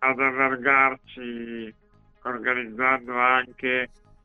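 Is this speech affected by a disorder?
Yes: Duchenne muscular dystrophy; walked until age 10, then first electric wheelchair due to disease; age 37, uses electric wheelchair.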